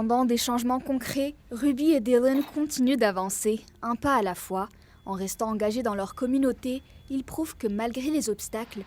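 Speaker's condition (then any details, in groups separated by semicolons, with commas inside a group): No condition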